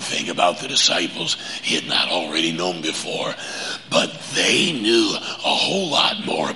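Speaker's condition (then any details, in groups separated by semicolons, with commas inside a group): Laryngeal cancer; vocal cord cancer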